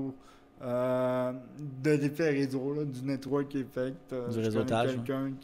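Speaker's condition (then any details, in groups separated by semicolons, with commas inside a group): Cerebral palsy; wheelchair use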